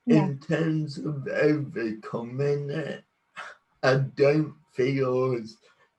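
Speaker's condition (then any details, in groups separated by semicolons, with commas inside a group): Cerebral palsy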